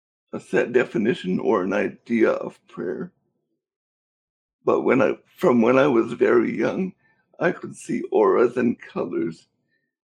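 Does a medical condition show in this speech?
Yes: cerebral palsy; cerebral palsy since birth.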